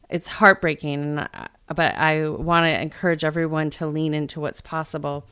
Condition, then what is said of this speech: No condition.